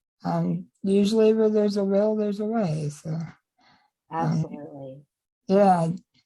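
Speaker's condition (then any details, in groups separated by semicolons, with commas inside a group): Spinal muscular atrophy type 2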